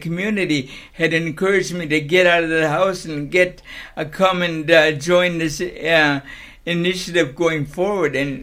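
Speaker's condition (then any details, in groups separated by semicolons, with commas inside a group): Cerebral palsy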